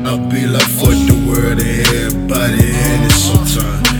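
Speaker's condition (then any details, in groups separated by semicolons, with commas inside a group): No condition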